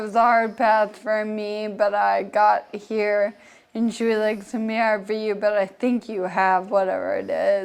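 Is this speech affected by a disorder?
Yes: Friedreich's ataxia; progressive.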